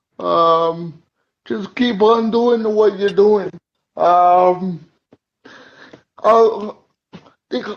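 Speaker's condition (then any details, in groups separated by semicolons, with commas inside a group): Cerebral palsy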